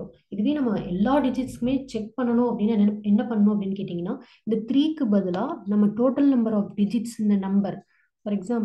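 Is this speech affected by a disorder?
No.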